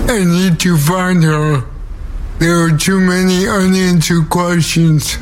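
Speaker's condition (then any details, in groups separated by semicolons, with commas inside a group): Cerebral palsy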